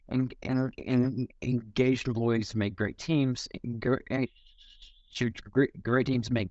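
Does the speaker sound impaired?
Yes: stuttering; stutters in conversation, disfluencies may sound like audio buffering; here repeated sounds, blocks.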